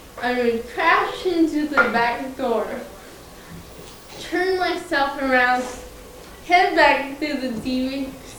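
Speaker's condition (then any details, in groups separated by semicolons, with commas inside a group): Cerebral palsy, mild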